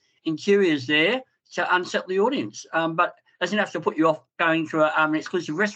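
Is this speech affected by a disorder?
Yes: cleft palate and lip; congenital cleft palate and lip, plastic surgery and dental work over first 14 years, Royal Children's Hospital; speech therapy in childhood at Royal Children's Hospital.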